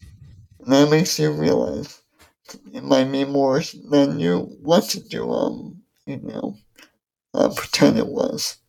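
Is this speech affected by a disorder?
Yes: ALS; ALS diagnosed at age 27, gradual changes before diagnosis, nervous system disease weakening muscles; 10 years since diagnosis, in second decade, slowly and gradually worn down; speech affected, mouth function impaired, affects reading aloud.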